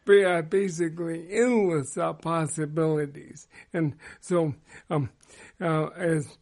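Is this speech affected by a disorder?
Yes: ALS; progressive motor neuron disease, slower progression than most.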